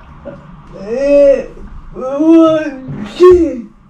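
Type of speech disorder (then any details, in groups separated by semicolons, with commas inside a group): Pseudobulbar dysarthria; cerebral palsy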